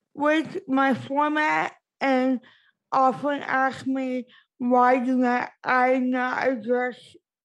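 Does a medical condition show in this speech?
Yes: cerebral palsy; wheelchair user, impaired speech since childhood.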